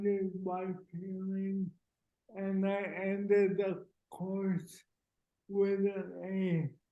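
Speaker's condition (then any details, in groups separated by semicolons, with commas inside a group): Cerebral palsy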